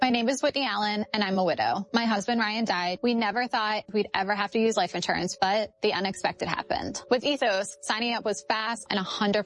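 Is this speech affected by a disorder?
No.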